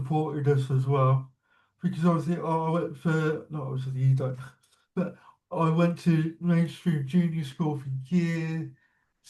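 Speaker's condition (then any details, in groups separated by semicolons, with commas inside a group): Cerebral palsy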